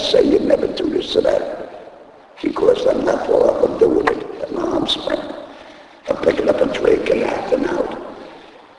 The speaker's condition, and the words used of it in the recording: Laryngectomy. And now, if you break my thumb, I can't talk at all.